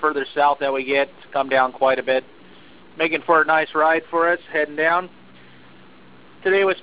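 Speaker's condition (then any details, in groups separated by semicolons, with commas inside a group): No condition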